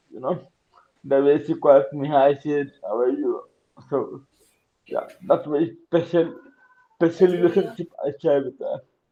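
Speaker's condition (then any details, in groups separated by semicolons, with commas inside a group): Cerebral palsy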